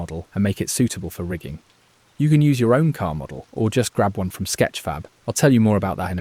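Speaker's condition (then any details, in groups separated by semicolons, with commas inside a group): No condition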